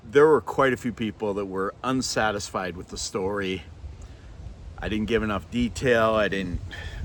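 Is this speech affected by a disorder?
No.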